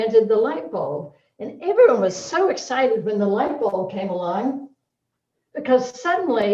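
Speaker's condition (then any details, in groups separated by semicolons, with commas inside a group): No condition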